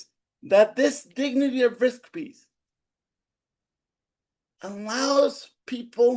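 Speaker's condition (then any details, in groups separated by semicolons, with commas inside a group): Cerebral palsy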